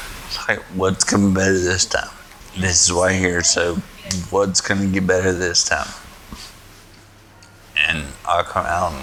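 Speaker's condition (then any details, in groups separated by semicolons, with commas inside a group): Spinocerebellar ataxia type 1; type 1, inherited; worsened from age 30, stem cell treatment, then regressed; slightly slurred, reportedly improved after treatment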